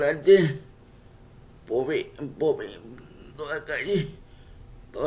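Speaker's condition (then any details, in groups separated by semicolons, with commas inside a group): Cerebral palsy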